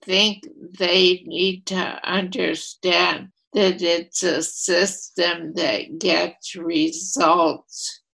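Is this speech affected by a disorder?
Yes: ALS; ALS affecting voluntary motor neurons, first primary lateral sclerosis diagnosis, second opinion Columbia med center; at least eight years since diagnosis, expected loss of walking; voice affected.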